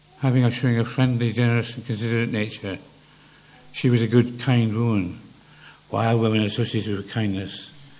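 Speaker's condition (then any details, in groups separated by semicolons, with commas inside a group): Parkinson's; speech less clear than before for some years; has learned to manage speech more carefully, invites listeners to flag anything unclear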